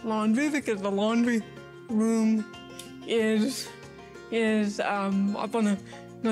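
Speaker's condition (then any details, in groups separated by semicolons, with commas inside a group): Cerebral palsy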